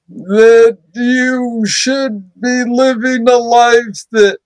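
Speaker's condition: Parkinson's disease; young onset, deep brain stimulation done twice

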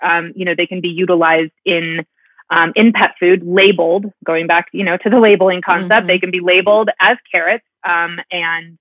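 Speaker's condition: No condition

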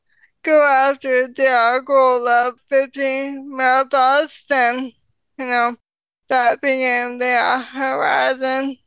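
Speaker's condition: ALS; slower progression than expected

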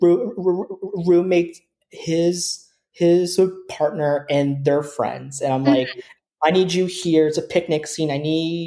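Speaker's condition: Stuttering; developmental stutter since about age 5, persisted into adulthood, varied speech therapies and groups; repeated sounds, repeated words

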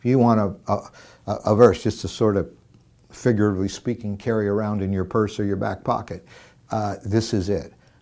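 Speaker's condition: No condition

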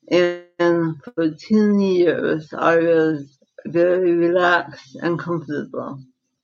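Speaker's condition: Dystonia, secondary to encephalitis; left-side brain surgery at 17

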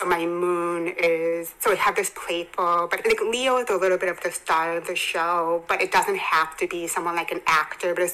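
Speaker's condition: Hearing impairment; bilateral cochlear implants

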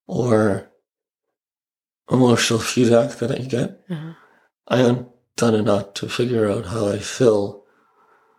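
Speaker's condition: ALS; father Bob Snow died of ALS, right hand and forearm affected, left hand partly weak, feeding tube, clinical trial drug; 2.5 years since diagnosis, earlier nine-month plateau ended, recent pneumonia with breathing concerns; tongue affected but unchanged, predicted speech loss within a year not happened, voice changed, sounds older, voice challenges at work

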